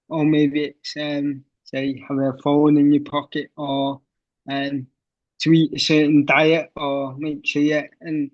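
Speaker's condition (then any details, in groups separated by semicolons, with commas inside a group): Cerebral palsy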